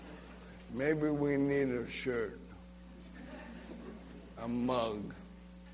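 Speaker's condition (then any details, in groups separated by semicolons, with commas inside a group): ALS; ALS (amyotrophic lateral sclerosis, Lou Gehrig's), nerve disease attacking nerves and muscles; diagnosed last summer, end of life approaching, muscles quickly stopping working, legs affected, drops things; slurred, slow speech, choking, spitting, swallowing problems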